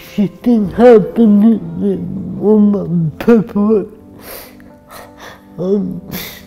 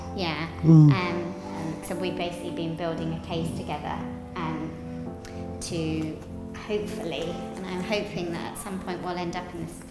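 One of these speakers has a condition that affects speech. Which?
The first: cerebral palsy; can struggle with communication.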